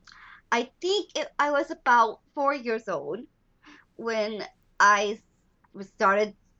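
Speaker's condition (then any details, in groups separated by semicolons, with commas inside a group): Down syndrome; lifelong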